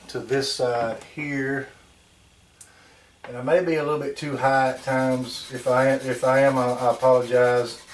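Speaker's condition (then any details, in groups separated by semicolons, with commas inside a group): No condition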